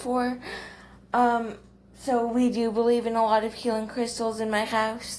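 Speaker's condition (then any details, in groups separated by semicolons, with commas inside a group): Cerebral palsy, athetoid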